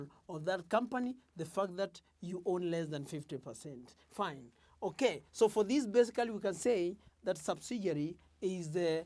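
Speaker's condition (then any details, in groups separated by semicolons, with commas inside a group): No condition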